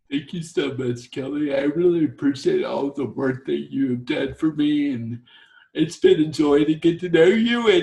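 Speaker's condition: Torsional dystonia; drives and lives independently

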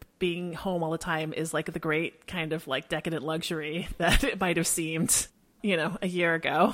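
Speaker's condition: No condition

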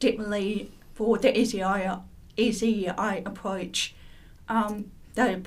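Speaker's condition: Profound deafness

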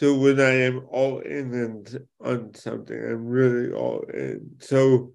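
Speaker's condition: Cerebral palsy; affects speech

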